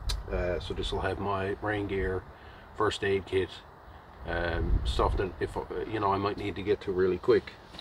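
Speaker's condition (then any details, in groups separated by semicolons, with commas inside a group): No condition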